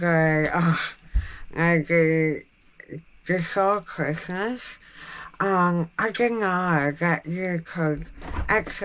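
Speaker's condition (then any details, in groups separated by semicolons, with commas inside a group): Jaw cancer surgery; tracheostomy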